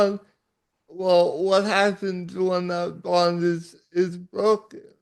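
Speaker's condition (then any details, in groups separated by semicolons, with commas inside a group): Cerebral palsy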